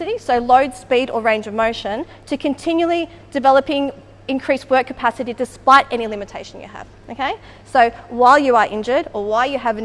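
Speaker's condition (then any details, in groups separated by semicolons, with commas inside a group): No condition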